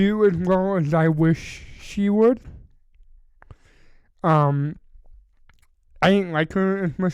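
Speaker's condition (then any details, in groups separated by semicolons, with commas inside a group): Cerebral palsy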